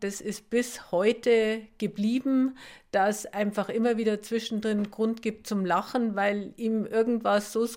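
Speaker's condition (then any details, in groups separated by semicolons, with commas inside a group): No condition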